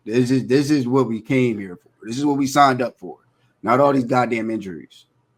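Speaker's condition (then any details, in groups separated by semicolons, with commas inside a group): No condition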